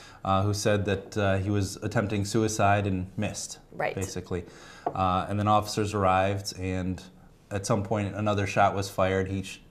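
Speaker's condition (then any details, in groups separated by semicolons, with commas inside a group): No condition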